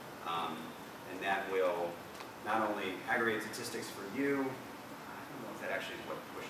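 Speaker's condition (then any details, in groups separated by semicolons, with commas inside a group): No condition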